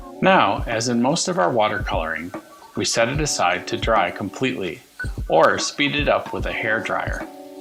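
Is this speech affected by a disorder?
No.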